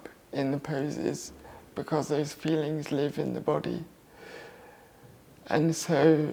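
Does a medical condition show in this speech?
Yes: cerebral palsy; left-sided muscle tension.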